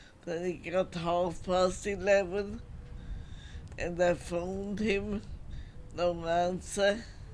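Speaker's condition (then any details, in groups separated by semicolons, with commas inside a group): Multiple sclerosis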